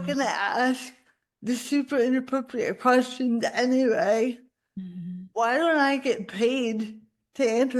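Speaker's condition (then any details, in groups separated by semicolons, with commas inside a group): Cerebral palsy; spasticity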